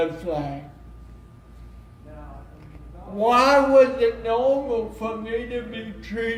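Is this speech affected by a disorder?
Yes: cerebral palsy.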